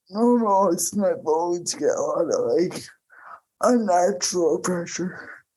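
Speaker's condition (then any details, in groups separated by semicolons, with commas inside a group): Cerebral palsy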